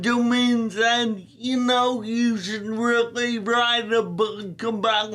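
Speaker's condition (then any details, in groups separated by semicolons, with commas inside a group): Ataxia telangiectasia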